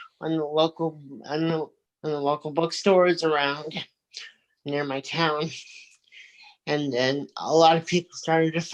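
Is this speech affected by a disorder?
Yes: cerebral palsy.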